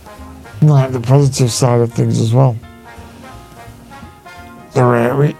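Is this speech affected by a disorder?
Yes: Duchenne muscular dystrophy; night ventilator, past punctured lung on night ventilator.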